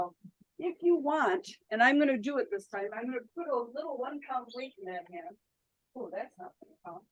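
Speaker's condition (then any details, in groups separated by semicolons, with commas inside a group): No condition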